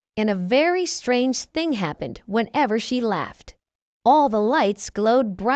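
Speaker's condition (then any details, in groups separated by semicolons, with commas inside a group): No condition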